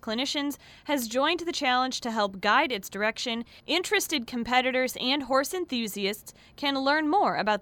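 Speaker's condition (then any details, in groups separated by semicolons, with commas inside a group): No condition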